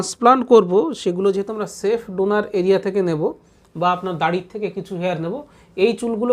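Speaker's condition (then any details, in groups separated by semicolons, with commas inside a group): No condition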